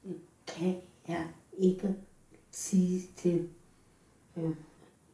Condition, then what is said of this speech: Aphasia. Øh, og altså, en ting er, at de ikke har tid til det, men det er også ligesom om, at når du nu ikke kan tale, ja.